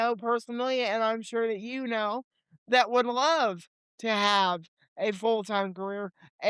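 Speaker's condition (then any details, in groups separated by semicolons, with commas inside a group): Cerebral palsy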